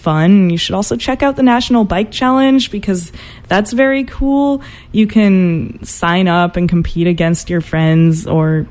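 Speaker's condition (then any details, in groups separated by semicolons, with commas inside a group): No condition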